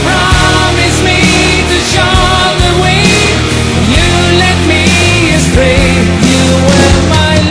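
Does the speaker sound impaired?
No.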